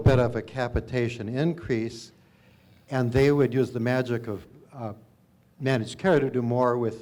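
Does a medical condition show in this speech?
No.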